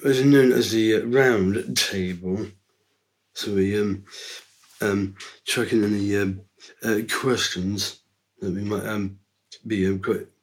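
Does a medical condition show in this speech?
Yes: Down syndrome; from birth.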